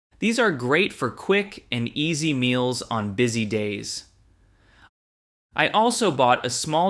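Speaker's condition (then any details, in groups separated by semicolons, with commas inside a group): No condition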